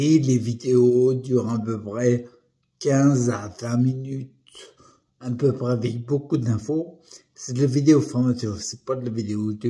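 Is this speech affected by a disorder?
Yes: primary progressive multiple sclerosis.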